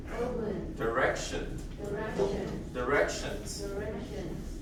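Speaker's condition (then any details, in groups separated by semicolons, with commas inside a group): No condition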